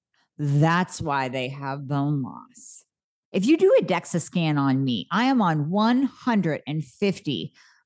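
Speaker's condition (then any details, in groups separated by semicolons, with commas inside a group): No condition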